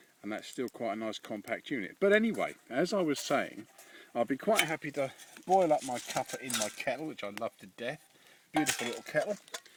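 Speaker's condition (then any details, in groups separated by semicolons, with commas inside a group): No condition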